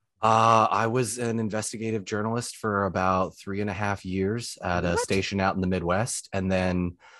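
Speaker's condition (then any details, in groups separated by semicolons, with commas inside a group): No condition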